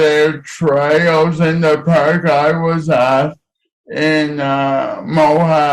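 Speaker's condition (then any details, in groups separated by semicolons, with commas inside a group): Cerebral palsy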